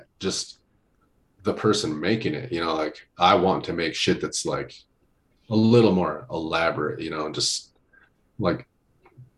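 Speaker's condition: No condition

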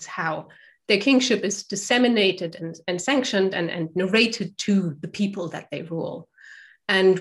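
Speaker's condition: No condition

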